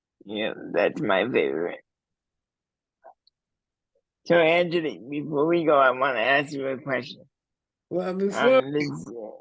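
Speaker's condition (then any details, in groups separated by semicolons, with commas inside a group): Cerebral palsy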